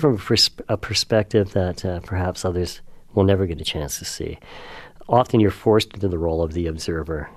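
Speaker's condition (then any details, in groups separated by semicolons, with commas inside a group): Cleft lip and palate; congenital, most severe case in British Columbia's history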